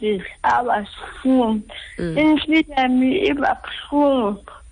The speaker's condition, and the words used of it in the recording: Cerebral palsy. Write, I can still speak. And believe me, I do speak.